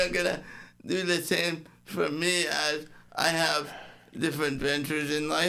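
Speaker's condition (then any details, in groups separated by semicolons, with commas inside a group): Cerebral palsy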